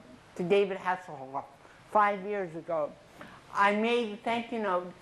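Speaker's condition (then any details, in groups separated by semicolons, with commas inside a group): Cerebral palsy; talking slightly affected, speech therapy, former frequent stutter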